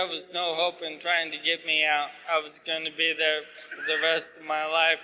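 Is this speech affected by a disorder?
Yes: ALS.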